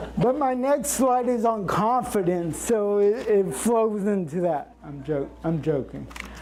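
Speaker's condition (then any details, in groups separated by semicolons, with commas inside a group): Cerebral palsy; since birth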